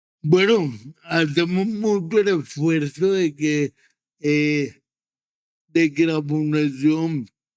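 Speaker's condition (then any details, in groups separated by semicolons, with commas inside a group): Cerebral palsy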